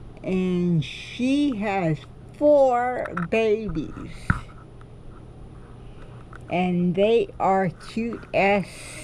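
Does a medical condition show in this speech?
Yes: cerebral palsy.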